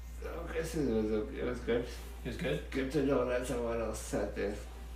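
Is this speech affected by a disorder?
Yes: muscular dystrophy; diagnosed around age 6 or 7.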